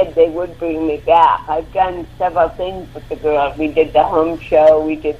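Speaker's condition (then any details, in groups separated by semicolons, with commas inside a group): Cerebral palsy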